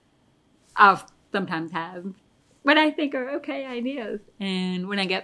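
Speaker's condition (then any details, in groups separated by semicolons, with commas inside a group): Deafness; relies on hearing aids and lip reading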